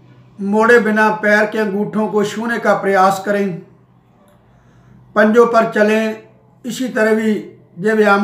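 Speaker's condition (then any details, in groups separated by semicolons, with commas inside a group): No condition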